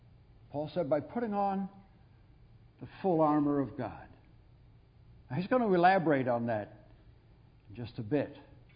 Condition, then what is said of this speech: No condition.